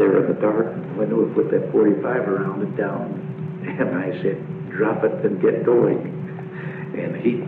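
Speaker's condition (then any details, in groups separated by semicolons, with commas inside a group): No condition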